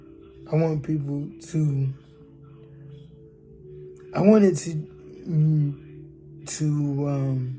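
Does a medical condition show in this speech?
Yes: cerebral palsy; from birth.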